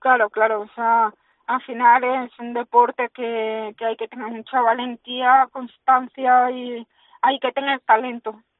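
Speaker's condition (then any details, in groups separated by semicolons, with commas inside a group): Hearing loss with cochlear implants; bilateral cochlear implants, needed daily including racing; early unadapted karting helmet meant hearing nothing; wears cochlear implants, needed daily and for racing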